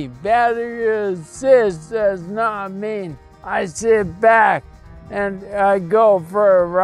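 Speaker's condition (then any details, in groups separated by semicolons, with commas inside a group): Primary lateral sclerosis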